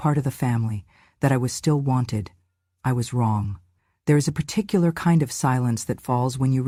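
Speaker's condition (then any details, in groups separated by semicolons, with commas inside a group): No condition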